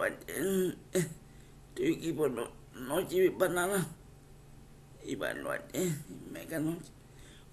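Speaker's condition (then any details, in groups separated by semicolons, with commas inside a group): Cerebral palsy; wheelchair user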